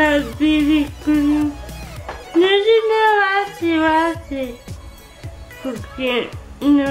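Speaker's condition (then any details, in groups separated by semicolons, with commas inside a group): Cerebral palsy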